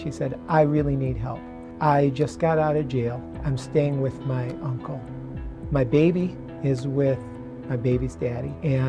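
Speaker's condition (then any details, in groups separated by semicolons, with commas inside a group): No condition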